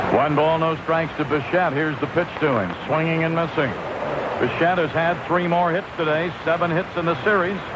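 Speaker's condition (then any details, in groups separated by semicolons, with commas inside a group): No condition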